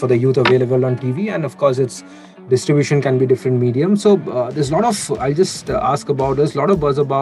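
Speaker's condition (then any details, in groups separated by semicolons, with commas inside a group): No condition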